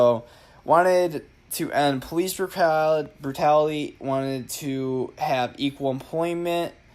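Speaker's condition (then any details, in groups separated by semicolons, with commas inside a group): No condition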